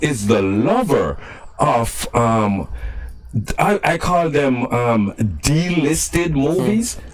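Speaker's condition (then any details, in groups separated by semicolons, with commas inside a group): No condition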